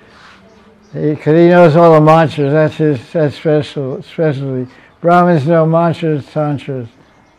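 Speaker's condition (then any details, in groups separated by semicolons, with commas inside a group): Deafness; reads translations aloud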